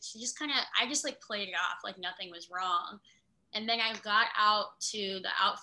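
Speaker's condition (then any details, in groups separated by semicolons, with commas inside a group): Cleft lip and palate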